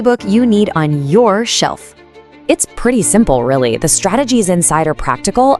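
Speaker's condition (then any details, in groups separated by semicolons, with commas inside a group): No condition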